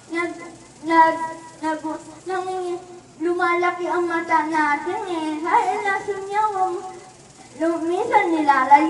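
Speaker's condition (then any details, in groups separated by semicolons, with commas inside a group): Cerebral palsy; needs handrails to stand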